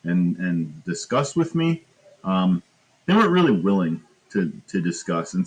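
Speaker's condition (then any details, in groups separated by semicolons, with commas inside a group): No condition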